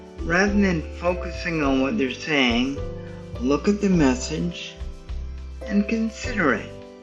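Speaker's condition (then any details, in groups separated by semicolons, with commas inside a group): Cerebral palsy; stiff muscles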